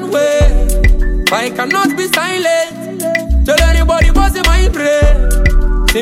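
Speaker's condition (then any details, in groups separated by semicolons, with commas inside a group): No condition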